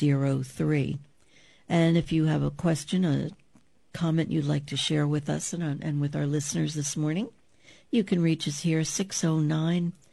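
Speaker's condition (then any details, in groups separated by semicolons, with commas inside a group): No condition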